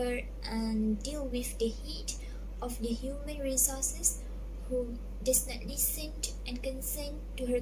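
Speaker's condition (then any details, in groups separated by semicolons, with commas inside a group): No condition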